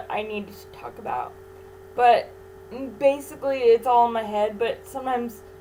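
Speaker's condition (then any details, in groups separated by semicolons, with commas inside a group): Cerebral palsy; infant ventilator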